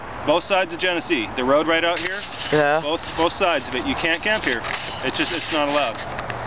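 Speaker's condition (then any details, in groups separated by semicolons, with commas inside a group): No condition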